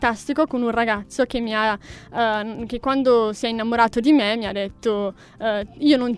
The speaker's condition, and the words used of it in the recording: Deafness. Allora, io sono qui per raccontarvi la mia storia perché sono sorda, sulla documentazione ci sarebbe scritto sordo muto, ma io parlo anche fin troppo.